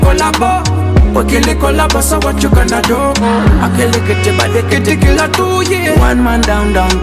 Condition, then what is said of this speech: No condition.